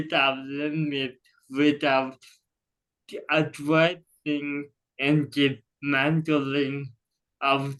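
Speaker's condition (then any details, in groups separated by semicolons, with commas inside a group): Cerebral palsy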